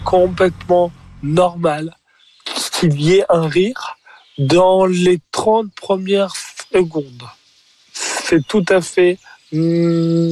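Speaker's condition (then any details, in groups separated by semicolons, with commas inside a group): Stuttering; described as a speech disorder rather than a handicap; performing stand-up at Jamel Comedy Club, voice left unedited; stumbles over words during stand-up, acknowledges a stumble mid-routine; prolonged sounds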